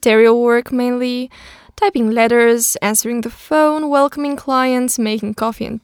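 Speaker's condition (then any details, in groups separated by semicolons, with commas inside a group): No condition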